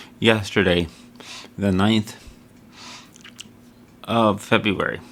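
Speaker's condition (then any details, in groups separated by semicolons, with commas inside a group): Cerebral palsy; wheelchair user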